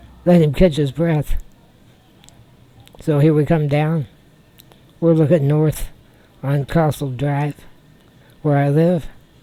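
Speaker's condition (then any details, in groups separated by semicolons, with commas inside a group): Spinal muscular atrophy type two; genetic, from birth, never walked, lost arm use early 20s; uses voice control, hopes easier breathing and better stamina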